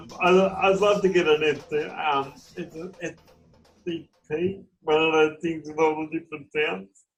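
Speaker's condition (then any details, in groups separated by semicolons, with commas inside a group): Cerebral palsy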